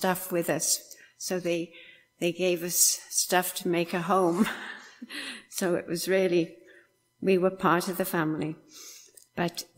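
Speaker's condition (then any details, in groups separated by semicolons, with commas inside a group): No condition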